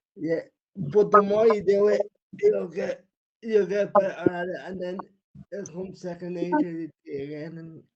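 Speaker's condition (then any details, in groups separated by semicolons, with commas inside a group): Cerebral palsy; wheelchair user since childhood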